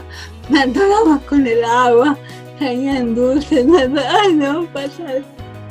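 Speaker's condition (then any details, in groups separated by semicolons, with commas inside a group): Cerebral palsy from birth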